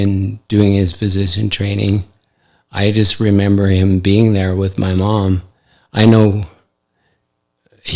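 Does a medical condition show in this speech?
Yes: ALS; affects hand function.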